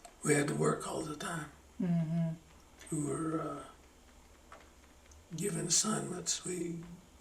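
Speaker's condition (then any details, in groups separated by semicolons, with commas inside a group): Parkinson's; slowing down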